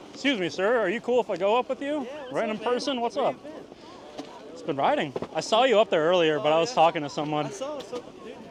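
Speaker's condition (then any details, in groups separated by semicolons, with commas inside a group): No condition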